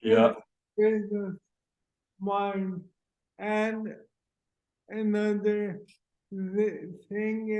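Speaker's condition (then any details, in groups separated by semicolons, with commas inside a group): Cerebral palsy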